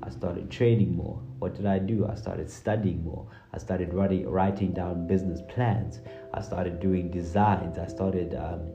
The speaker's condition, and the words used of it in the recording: None; typical speech.